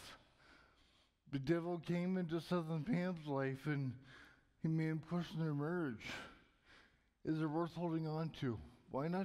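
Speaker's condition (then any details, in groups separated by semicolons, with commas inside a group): Cerebral palsy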